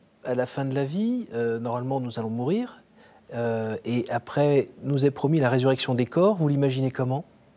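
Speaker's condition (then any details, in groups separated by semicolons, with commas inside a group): No condition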